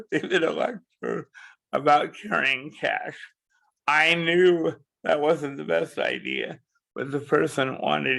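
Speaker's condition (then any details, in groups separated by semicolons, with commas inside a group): Cerebral palsy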